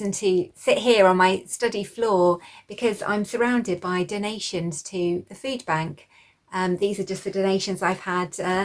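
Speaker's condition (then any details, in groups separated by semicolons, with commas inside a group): No condition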